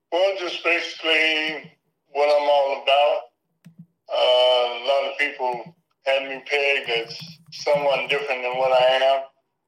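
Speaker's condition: Parkinson's disease; left knee replaced, rehabilitation after replacement

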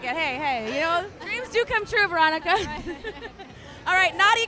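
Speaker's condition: No condition

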